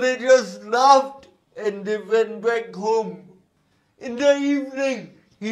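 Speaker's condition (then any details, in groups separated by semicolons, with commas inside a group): Cerebral palsy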